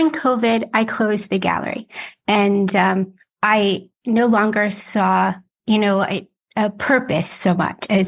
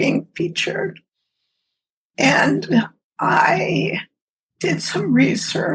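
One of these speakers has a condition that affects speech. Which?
The second: multiple sclerosis.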